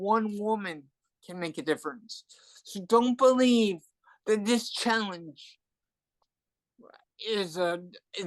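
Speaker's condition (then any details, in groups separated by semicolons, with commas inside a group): Cerebral palsy; from birth, hearing loss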